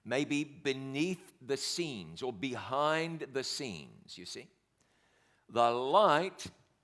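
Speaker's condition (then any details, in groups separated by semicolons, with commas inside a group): No condition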